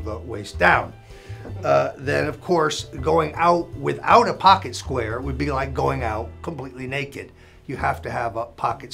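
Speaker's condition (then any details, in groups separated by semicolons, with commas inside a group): No condition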